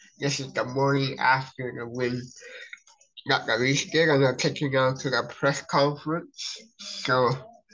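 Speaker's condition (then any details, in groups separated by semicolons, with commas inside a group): Cerebral palsy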